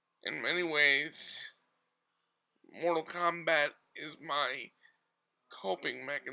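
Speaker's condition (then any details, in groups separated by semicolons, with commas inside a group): Cerebral palsy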